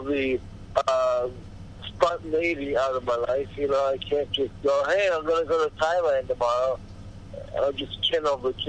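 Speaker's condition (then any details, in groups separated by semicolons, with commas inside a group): Cerebral palsy; body deteriorating with age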